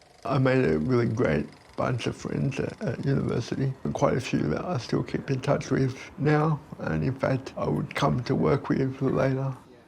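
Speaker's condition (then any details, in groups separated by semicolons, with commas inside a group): Cerebral palsy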